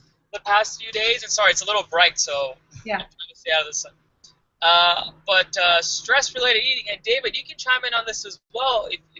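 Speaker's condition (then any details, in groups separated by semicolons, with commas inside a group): No condition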